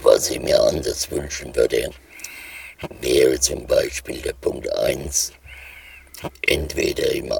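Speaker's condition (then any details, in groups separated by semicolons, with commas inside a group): Total laryngectomy, voice prosthesis (shunt valve) speech; total laryngectomy many years ago, large abscess over epiglottis and larynx, earlier emergency tracheotomy, no radiation; custom epithesis with hands-free speaking valve, air swallowing, epithesis briefly dislodged during recording; speaks via shunt valve, standard cannula failed to seal stoma, rehab speech therapy, swallowing fairly good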